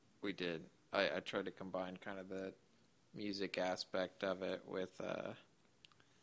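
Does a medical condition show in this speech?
Yes: Duchenne muscular dystrophy; terminal, progressive muscle disease, smuggled steroids in sixth grade, physical therapy; age 28, past usual life expectancy of 21, stem cell therapy in Costa Rica since about six years ago.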